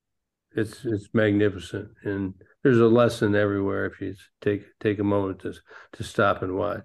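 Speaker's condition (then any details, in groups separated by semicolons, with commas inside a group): Parkinson's disease; man nearly 66, no longer flies planes because of Parkinson's; ping pong, pool, pickleball, bowling as activities to help with Parkinson's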